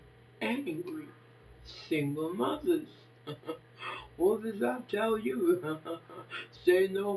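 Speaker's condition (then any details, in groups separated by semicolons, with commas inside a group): Facial palsy; can barely hear own speech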